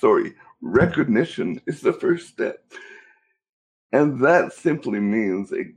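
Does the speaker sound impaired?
Yes: cerebral palsy; cerebral palsy since birth, affects muscles and nerves, unable to walk.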